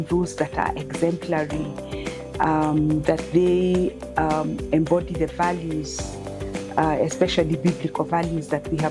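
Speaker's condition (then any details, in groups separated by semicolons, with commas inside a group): No condition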